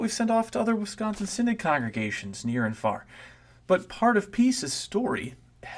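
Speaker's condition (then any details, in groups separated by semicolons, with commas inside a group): No condition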